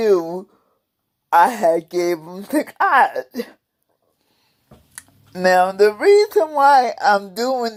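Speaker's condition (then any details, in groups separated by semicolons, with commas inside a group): Cerebral palsy; several unnoticed strokes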